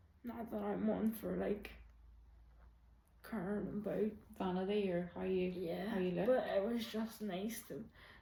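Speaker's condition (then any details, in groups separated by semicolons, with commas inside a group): Quadriplegic cerebral palsy; quadriplegic, most severe type, involuntary movements, asymmetric; many medications, severe spasms, hand tremors; weak cough, difficulty clearing chest, nebulisers after surgery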